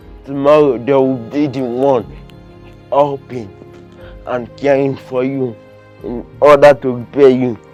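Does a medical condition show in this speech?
Yes: cerebral palsy, severe.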